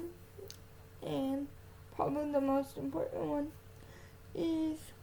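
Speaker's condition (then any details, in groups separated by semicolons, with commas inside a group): Cerebral palsy, spastic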